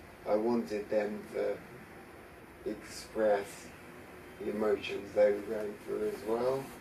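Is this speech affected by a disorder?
Yes: traumatic brain injury.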